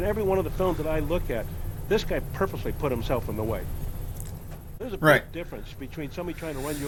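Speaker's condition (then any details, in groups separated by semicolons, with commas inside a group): No condition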